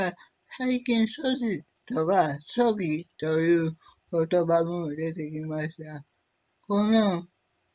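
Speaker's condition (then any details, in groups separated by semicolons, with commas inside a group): Cerebral palsy; severe, uses a wheelchair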